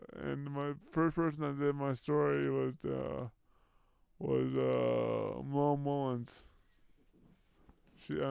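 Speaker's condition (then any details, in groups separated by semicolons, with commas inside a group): Brain injury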